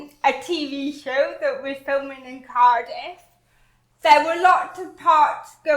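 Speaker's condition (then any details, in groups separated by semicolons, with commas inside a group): Cerebral palsy; talks differently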